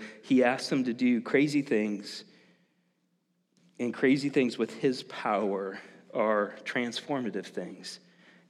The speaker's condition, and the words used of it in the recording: No condition.